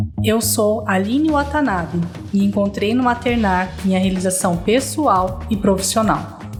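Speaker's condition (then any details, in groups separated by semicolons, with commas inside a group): No condition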